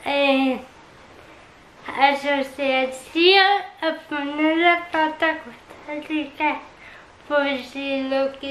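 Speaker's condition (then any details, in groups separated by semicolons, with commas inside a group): Cerebral palsy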